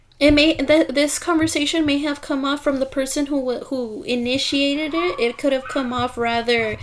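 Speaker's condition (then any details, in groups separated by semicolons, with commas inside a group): No condition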